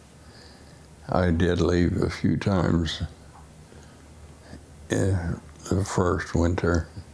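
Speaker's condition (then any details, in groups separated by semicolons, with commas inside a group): Essential tremor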